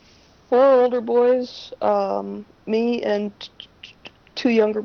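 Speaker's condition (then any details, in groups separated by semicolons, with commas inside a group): Stuttering; familial stuttering, oldest and youngest maternal uncles stutter, possibly a great uncle, very little therapy around age six; stutter noticeable to listeners, self-revealing; prolonged sounds, blocks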